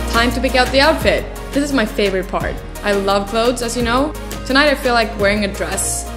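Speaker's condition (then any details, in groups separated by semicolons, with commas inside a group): No condition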